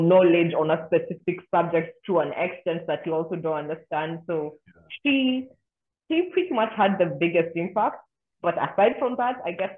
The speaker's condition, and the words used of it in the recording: None; typical speech.